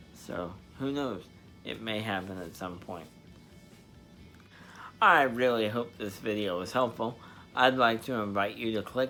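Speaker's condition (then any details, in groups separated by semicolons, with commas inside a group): Cerebral palsy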